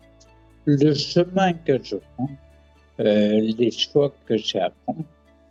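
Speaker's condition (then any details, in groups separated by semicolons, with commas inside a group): Multiple sclerosis; fatigue, pain, physical limits; altered speech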